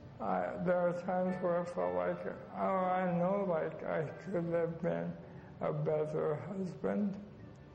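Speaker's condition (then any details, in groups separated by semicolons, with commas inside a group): ALS; ALS (Lou Gehrig's disease), diagnosed over 2 years before clip, progressing toward end of life; difficulty with speech, listeners must listen closely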